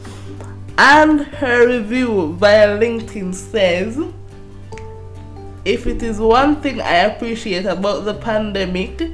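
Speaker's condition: Cerebral palsy

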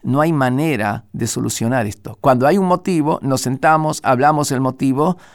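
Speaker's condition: No condition

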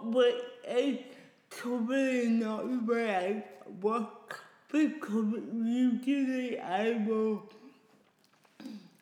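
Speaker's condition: Cerebral palsy; past speech therapy with recorded playback, lost speech six days in Tasmania, returned gradually; daily speech difficulty, hears own speech differently from listeners

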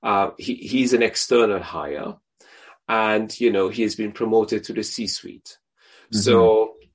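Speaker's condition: No condition

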